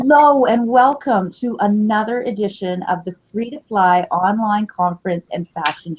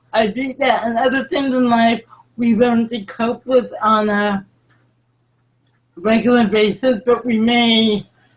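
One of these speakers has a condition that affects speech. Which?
The second: cerebral palsy; from birth, oxygen deprivation at birth, affects walking; lifelong; voice sounds different, mistaken for drunk, speaking may be hard.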